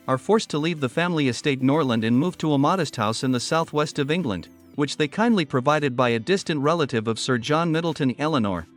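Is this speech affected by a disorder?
No.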